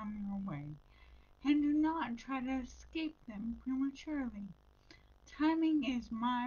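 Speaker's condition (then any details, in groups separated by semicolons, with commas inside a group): Brain injury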